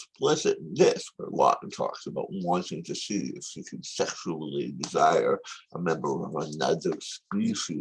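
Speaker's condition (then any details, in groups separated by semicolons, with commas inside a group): Tongue cancer surgery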